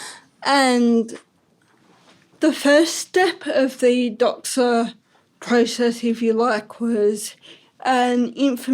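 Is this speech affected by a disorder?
Yes: ataxic cerebral palsy.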